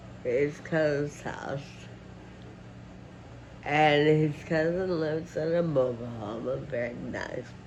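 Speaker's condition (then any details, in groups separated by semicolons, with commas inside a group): Friedreich ataxia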